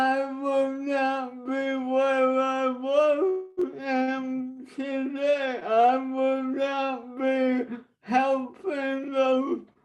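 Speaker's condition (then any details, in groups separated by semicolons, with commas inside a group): Traumatic brain injury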